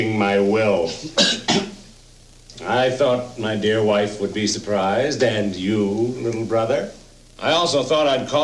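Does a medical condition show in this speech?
No.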